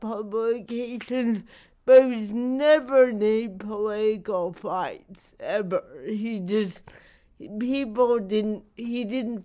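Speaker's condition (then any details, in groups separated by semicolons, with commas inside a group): Cerebral palsy; not degenerative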